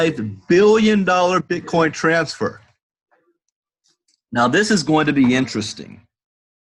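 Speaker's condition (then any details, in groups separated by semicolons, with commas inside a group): No condition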